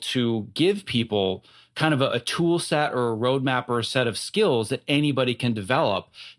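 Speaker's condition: No condition

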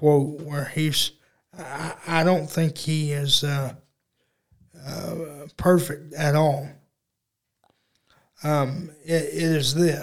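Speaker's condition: Cerebral palsy; unable to walk

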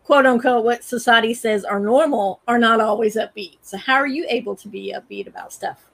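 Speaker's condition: No condition

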